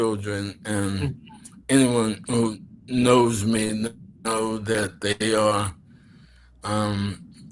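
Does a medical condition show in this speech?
Yes: ALS; throat muscles affected, speech slowed.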